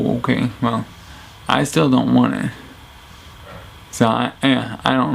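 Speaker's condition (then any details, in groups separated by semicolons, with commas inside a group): Traumatic brain injury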